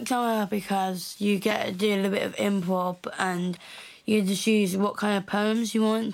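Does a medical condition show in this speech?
Yes: Down syndrome.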